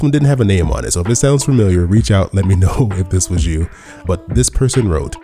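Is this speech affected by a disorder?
No.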